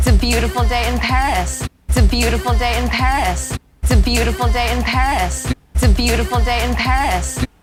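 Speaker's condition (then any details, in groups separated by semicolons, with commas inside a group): No condition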